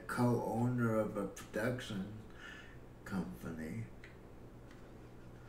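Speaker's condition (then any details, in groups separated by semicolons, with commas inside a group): Cerebral palsy; affects muscle coordination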